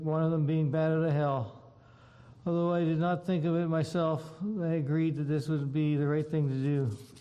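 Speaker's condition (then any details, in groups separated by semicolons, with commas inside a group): Parkinson's disease; damaged brain area no longer produces dopamine, memory and balance difficulties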